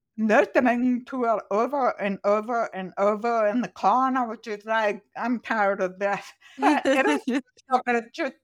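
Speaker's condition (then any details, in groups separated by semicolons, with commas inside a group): Profoundly deaf, congenital; born profoundly deaf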